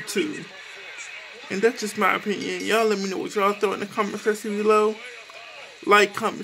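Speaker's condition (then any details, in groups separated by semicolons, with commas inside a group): Cerebral palsy; affects legs, arms, hands, scissoring surgery, knee and wrist surgeries; affected speech, effortful clear articulation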